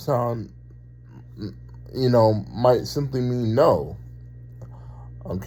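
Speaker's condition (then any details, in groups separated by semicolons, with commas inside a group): Cerebral palsy; talks very well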